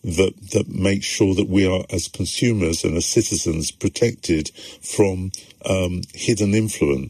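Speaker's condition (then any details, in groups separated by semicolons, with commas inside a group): No condition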